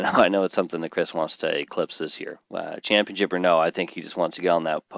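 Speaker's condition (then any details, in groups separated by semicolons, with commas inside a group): No condition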